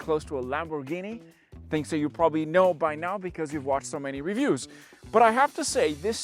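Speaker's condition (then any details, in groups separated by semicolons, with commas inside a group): No condition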